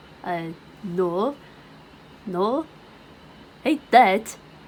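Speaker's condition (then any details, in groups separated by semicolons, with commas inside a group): No condition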